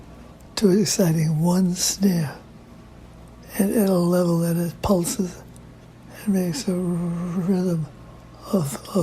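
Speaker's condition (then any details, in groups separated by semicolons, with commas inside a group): Parkinson's disease; lost voice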